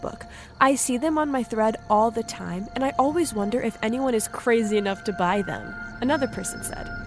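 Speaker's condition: No condition

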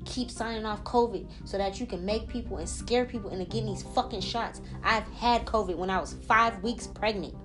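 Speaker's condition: No condition

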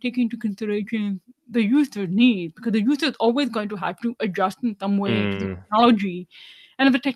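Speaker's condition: Deafness, 99% hearing loss

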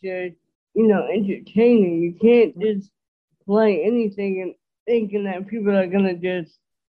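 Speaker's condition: Dysarthria; speech impediment, milder than typical dysarthria, understandable, working on it, host notes listeners may notice

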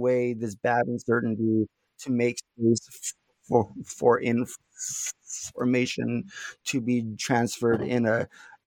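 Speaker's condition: Stuttering; little stuttering currently; blocks

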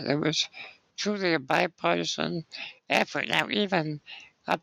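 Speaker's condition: Spinal muscular atrophy; congenital, muscle weakness, wheelchair use whole life

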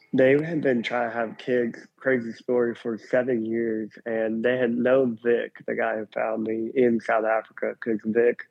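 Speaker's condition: Cleft lip and palate; congenital

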